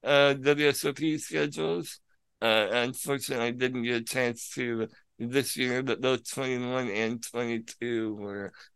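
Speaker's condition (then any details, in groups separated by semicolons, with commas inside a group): Spinal muscular atrophy; wheelchair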